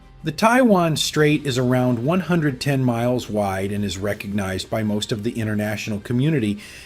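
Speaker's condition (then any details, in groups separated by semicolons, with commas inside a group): No condition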